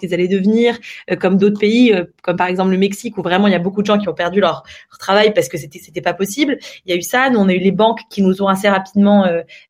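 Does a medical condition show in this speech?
No.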